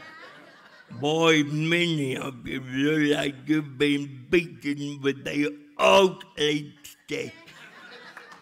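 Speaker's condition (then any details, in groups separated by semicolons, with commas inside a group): Cerebral palsy; speech still affected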